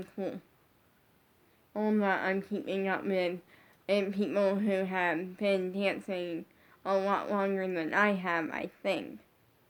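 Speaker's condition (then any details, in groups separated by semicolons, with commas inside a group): Brain injury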